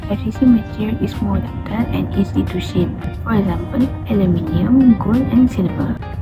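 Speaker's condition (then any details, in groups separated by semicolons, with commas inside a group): No condition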